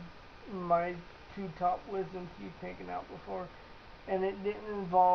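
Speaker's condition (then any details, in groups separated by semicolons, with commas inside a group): Cerebral palsy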